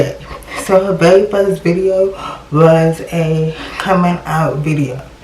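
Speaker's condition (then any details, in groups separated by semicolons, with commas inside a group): Cerebral palsy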